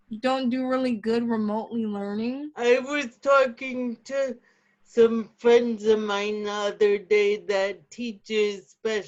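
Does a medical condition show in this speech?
Yes: cerebral palsy; stress affects whole body.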